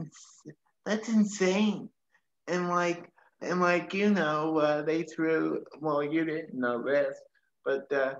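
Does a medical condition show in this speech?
Yes: cerebral palsy.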